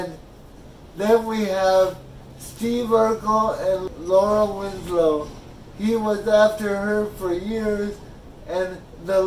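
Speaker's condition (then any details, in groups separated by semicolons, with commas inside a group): Cerebral palsy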